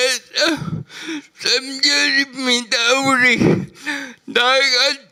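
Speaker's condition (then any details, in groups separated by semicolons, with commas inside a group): Brain lesion disability grade 1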